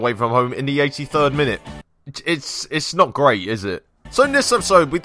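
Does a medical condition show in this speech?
No.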